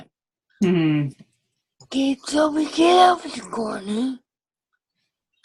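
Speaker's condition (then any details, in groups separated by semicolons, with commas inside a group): Cerebral palsy with ataxia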